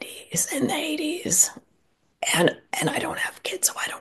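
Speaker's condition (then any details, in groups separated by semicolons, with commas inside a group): Spasmodic dysphonia; voice dried then lost, vowels hard, at worst inaudible, hard to talk and breathe, long whispering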